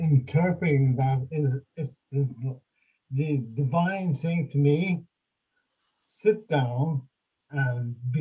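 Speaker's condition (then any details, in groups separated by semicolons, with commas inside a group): Motor neurone disease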